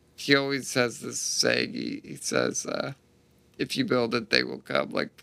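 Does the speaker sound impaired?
Yes: Duchenne muscular dystrophy; spontaneous mutation, no family history, diagnosed at age 3, too weak to walk, wheelchair since age 12.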